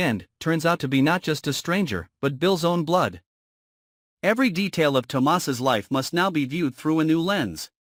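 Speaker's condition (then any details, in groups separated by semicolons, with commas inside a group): No condition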